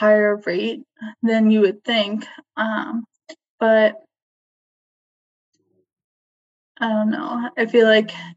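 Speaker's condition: ALS, limb onset; seeing speech language pathologist at clinic

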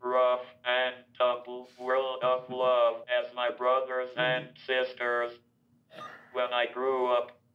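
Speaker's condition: Cerebral palsy, speech-generating device; cerebral palsy since birth, wheelchair user, stiff fingers, wheelchair-mounted communication device; head lowered, looks through glasses, types with stiff fingers on wheelchair-mounted communication device; speaks through typed communication device, as child drooled, little to no understandable speech

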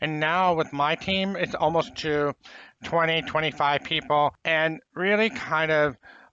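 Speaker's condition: Profound hearing loss, congenital

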